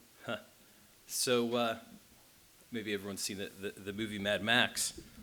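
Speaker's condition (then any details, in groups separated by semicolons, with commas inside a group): No condition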